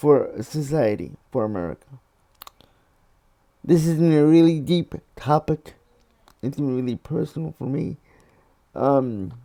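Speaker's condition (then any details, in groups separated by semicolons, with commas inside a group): Cerebral palsy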